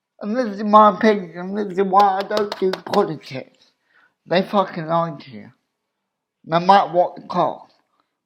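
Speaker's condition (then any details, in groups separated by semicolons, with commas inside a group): Cerebral palsy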